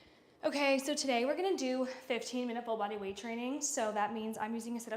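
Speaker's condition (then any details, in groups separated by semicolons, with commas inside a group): No condition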